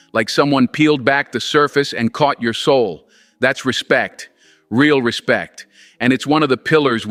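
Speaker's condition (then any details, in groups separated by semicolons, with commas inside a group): No condition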